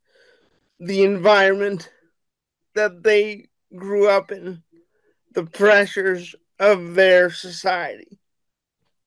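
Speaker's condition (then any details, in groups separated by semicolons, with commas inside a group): Cerebral palsy; wheelchair bound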